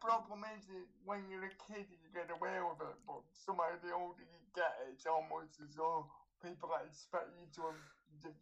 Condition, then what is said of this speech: Cerebral palsy. Sometimes when I'm going to schools, I've had school children ask me, if I'm upset, am I crying?